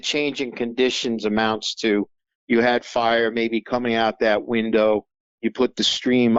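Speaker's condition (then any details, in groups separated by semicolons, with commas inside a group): No condition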